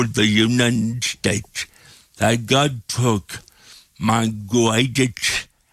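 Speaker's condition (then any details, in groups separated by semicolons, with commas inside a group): Cerebral palsy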